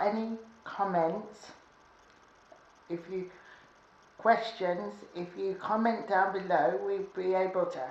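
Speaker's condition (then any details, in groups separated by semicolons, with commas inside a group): Cerebral palsy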